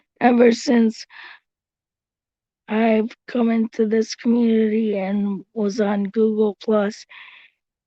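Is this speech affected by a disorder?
Yes: cerebral palsy; since birth.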